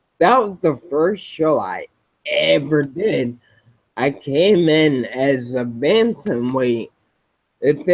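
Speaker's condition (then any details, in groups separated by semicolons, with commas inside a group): Spinocerebellar ataxia type 7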